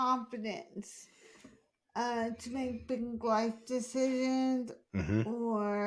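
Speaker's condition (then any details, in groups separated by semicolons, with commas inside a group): Hemiplegic cerebral palsy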